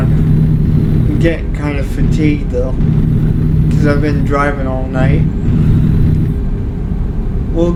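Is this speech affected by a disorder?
Yes: cerebral palsy; only one hand usable.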